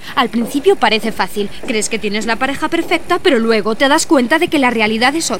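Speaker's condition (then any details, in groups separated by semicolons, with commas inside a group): No condition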